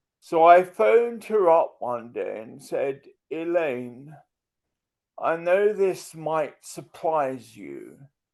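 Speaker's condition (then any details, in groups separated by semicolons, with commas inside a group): Multiple sclerosis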